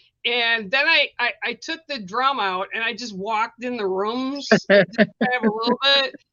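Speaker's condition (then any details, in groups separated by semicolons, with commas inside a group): No condition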